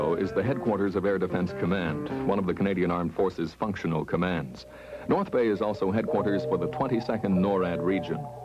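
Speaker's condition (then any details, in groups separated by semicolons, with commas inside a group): No condition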